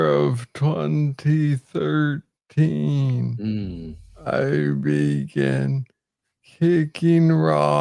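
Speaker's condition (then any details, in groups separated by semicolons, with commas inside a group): Parkinson's disease; young onset, about age 30; speaks slowly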